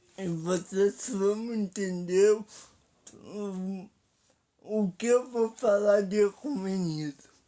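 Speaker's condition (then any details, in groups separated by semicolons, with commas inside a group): Paralysis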